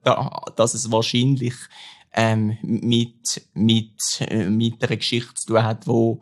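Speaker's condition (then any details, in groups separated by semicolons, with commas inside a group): Stuttering; stuttering since about age 3.5, persisting, childhood self-experiments like robot-like speaking; affected in certain situations, varies better or worse, fluent when singing; repeated sounds, repeated words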